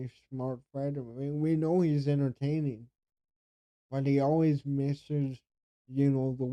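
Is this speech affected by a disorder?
Yes: cerebral palsy.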